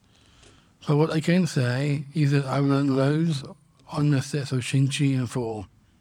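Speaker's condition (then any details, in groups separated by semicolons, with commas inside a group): Down syndrome; congenital, diagnosed at birth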